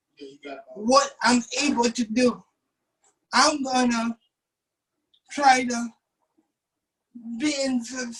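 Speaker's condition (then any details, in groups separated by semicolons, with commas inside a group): Cerebral palsy; uses wheelchair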